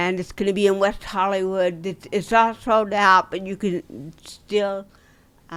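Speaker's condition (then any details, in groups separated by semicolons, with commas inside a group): Dystonia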